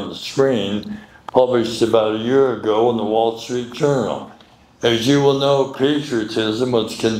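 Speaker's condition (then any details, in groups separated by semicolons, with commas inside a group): Medical condition affecting speech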